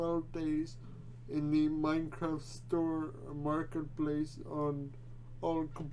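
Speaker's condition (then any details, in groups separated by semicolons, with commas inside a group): Quadriplegic cerebral palsy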